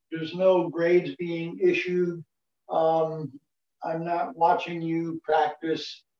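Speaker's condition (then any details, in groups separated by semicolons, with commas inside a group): No condition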